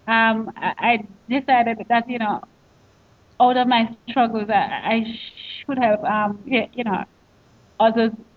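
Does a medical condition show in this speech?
Yes: stuttering; stuttering since childhood, familial, father Thomas and an aunt stutter, only one of father's seven children affected; stutters on own first name, uses substitute name, stutters more when upset, feels panic when stuttering; here repeated sounds, prolonged sounds.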